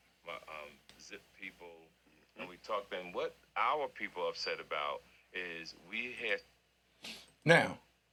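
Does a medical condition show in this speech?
No.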